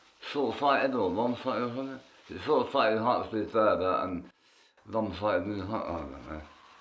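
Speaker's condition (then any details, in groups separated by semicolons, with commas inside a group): Tongue cancer; half tongue removed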